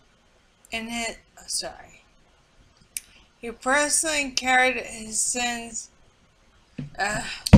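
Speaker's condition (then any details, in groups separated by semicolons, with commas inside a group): Multiple sclerosis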